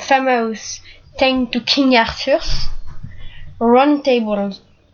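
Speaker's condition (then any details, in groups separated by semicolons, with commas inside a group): No condition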